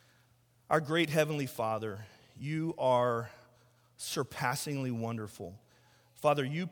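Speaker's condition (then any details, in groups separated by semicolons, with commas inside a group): No condition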